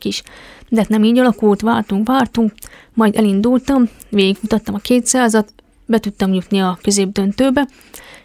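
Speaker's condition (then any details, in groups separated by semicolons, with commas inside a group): Deafness; congenital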